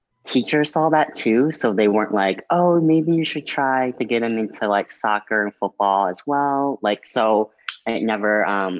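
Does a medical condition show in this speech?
Yes: cleft lip and palate; congenital open cleft lip and palate.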